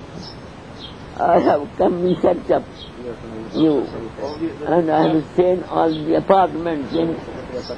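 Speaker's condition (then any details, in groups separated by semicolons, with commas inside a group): Deafness; cannot hear audience questions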